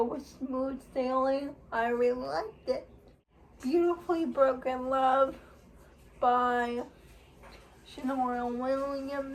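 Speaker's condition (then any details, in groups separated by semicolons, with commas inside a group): Cerebral palsy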